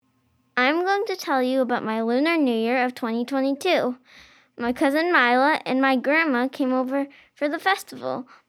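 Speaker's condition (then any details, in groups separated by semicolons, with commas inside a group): No condition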